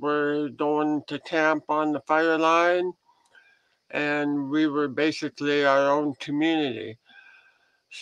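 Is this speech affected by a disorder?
Yes: head and neck cancer surgery; large tumor removed from side of neck.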